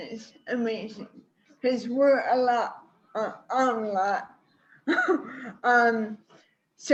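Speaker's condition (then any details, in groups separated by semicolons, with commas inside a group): ALS; speech slowing over about 4 years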